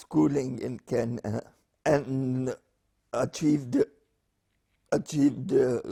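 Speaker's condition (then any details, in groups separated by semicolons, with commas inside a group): Spastic paraplegia with essential tremor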